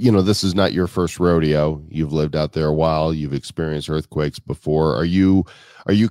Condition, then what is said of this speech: None; typical speech.